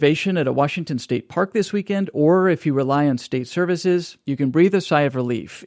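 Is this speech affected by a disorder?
No.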